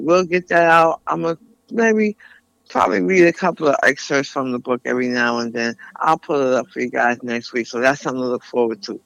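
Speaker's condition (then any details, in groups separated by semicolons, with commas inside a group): Tongue cancer; tumor on side of tongue from back tooth digging in, non-healing open sore, smoking and drinking; lisp, earlier sounded less clear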